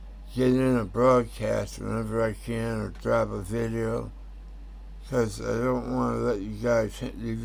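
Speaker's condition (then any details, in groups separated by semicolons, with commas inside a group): Tongue cancer; tongue tumor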